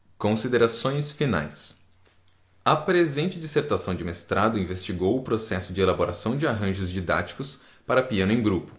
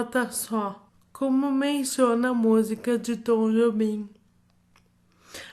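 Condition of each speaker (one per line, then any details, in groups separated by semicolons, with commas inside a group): No condition
Amyotrophic lateral sclerosis; difficulty speaking, difficulty containing emotions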